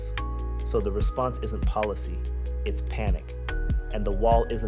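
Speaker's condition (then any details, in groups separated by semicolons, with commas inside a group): No condition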